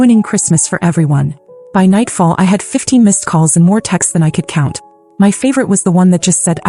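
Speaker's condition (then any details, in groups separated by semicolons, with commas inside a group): No condition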